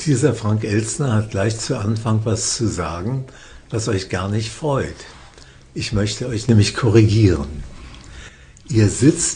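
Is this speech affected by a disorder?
Yes: Parkinson's disease; first diagnosed by a psychiatrist, treated by professor Jens Volkmann in Würzburg; feels as if not having Parkinson.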